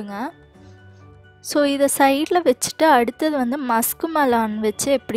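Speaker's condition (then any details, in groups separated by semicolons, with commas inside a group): No condition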